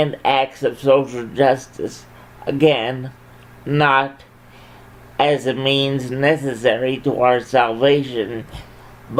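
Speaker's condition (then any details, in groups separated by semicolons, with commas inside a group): Cerebral palsy; congenital, onset before or shortly after birth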